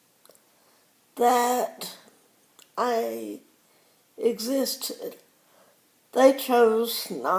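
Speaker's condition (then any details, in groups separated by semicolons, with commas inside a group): Cerebral palsy; predicted at birth to probably not speak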